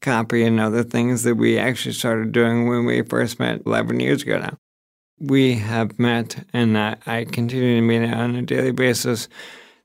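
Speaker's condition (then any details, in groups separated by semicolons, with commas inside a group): ALS; progressing slowly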